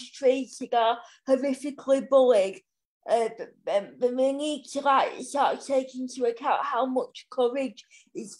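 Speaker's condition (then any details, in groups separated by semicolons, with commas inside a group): Cerebral palsy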